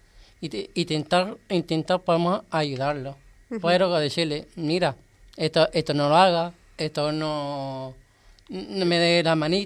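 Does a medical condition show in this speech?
Yes: Down syndrome; genetic condition, extra copy of chromosome 21, self-described as 68 degrees; age 32, no medication, independent in daily life.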